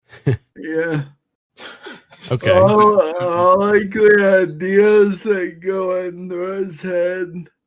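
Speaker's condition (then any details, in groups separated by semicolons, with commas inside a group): Friedreich's ataxia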